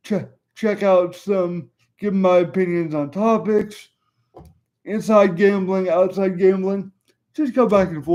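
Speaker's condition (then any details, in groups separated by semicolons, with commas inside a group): Cerebral palsy; voice tone sometimes odd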